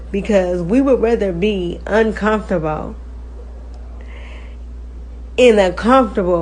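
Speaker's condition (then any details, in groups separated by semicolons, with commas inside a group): Cerebral palsy, spastic; now talking and breathing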